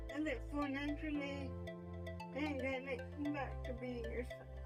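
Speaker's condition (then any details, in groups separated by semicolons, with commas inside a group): Spastic quadriplegic cerebral palsy; diagnosed before age one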